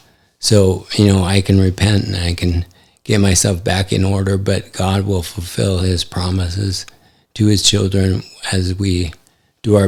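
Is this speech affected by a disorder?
Yes: ALS; affects hand function.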